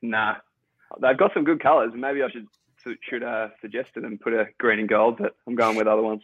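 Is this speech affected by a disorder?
No.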